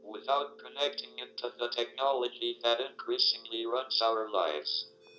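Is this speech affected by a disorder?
Yes: ALS, through a speech-generating device.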